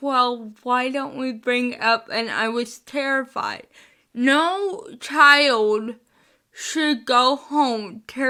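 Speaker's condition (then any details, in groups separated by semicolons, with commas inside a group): Spastic cerebral palsy, mixed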